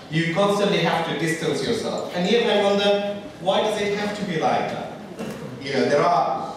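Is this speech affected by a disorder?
No.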